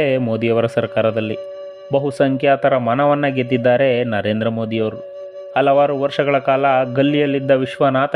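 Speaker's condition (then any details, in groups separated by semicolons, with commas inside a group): No condition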